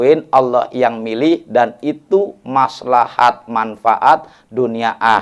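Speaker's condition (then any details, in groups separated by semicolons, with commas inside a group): No condition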